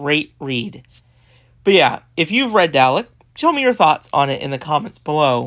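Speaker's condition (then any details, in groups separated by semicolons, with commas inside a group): No condition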